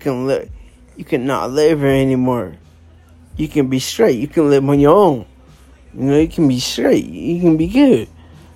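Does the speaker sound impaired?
Yes: cerebral palsy; able to walk, able to talk.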